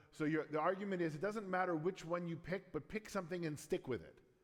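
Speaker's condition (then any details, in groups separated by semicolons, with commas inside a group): No condition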